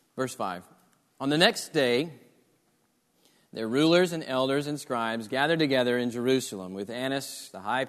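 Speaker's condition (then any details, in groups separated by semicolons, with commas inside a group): No condition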